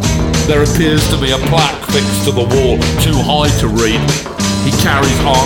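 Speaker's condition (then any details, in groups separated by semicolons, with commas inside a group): No condition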